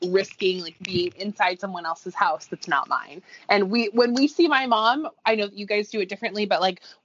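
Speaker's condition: No condition

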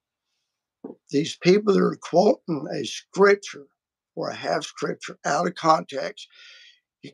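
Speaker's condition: Vocal cord surgery; multiple vocal cord surgeries

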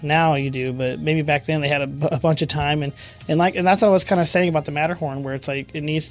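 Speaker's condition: No condition

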